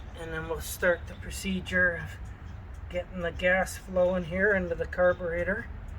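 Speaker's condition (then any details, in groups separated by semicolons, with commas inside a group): No condition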